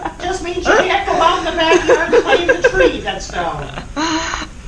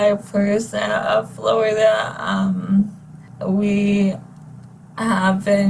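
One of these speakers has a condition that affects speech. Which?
The second: ALS; no ventilator needed yet.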